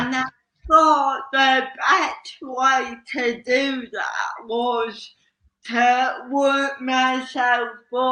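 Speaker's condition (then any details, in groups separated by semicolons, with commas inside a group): Cerebral palsy; slow speech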